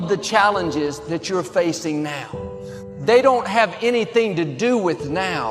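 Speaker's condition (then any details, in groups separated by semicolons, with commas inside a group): No condition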